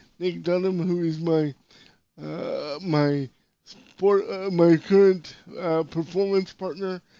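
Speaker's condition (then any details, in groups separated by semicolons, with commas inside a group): Cerebral palsy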